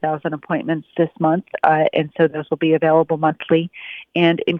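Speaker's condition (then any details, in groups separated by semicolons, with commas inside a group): No condition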